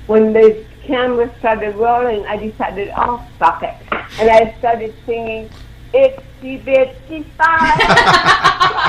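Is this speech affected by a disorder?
Yes: cerebral palsy; involuntary movements.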